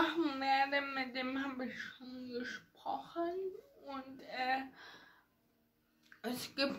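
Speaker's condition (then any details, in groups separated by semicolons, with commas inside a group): Ataxia; ataxia affecting hands and fingers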